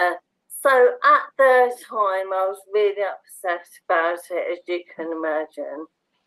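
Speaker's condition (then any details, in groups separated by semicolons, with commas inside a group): Motor neurone disease; bulbar onset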